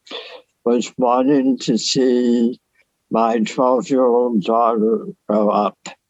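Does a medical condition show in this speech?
Yes: oral cancer salvage surgery, partial tongue, mandible and soft palate resection; 12-hour salvage surgery, MD Anderson, removed left lower jawbone, esophageal nerves, soft palate hole; severe dysphagia since salvage surgery, supraglottal swallow, Tongometer tongue training for safer swallow and articulation.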